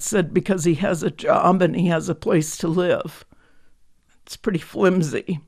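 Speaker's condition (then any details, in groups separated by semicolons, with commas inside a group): Spasmodic dysphonia; vocal cord tremor; voice straining from emotion mixed with condition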